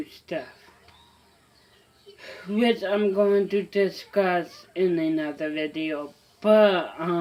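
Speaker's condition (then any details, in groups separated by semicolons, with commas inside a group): Mild cerebral palsy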